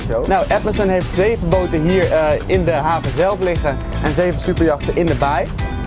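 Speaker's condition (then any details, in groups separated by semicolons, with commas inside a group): No condition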